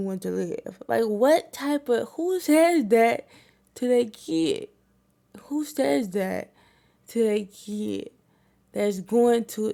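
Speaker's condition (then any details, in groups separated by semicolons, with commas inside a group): Cerebral palsy; wheelchair user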